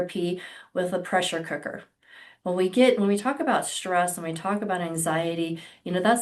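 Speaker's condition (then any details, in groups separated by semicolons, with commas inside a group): No condition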